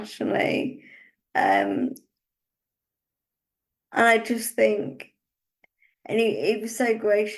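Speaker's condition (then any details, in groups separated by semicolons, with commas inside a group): Cerebral palsy; uses wheelchair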